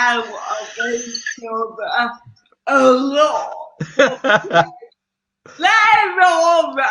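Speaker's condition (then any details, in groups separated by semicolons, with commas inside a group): Cerebral palsy; slow speech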